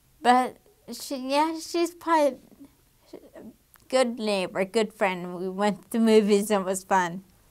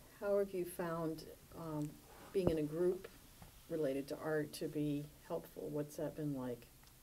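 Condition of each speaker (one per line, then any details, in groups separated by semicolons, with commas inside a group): Damaged diaphragm; regular breathing exercise through cardio; breathing problems strongly affect speech, worse without exercise
No condition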